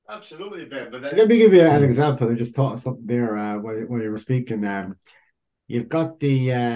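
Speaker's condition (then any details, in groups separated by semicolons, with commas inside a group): Cleft lip and palate; jaw surgery coming up shortly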